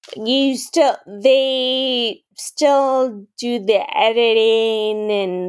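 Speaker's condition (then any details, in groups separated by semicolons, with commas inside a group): Friedreich's ataxia; rare progressive, form of muscular dystrophy, diagnosed at 17, initially mild, Muscular Dystrophy Association for braces; ambulatory until about 21, then wheeled mobility, over 10 years since diagnosis, unsure if still mild; some speech issues, less pronounced than in others with Friedreich's ataxia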